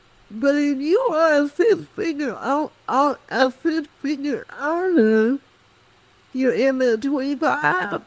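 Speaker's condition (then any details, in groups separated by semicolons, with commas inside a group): Cerebral palsy; speech affected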